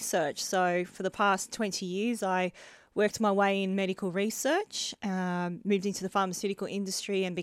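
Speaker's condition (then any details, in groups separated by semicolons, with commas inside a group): Bilateral cleft lip and palate; adult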